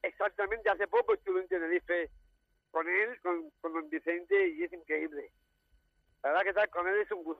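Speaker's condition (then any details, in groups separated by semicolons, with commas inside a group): Down syndrome; genetic, extra chromosome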